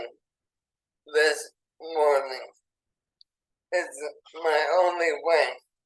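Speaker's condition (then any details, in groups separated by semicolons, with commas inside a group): ALS; affects legs and lungs; burning in lungs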